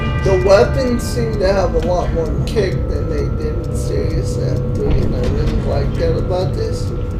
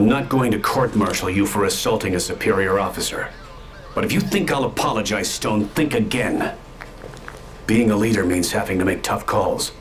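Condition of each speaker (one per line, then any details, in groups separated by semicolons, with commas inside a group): Cerebral palsy
No condition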